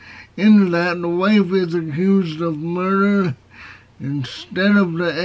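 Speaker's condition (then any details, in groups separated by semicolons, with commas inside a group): Cerebral palsy, spastic, severe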